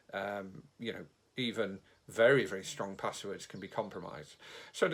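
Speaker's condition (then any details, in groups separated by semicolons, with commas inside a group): No condition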